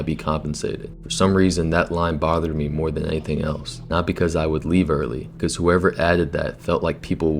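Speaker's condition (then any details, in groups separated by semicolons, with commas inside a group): No condition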